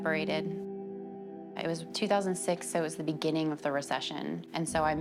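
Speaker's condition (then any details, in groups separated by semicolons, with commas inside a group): No condition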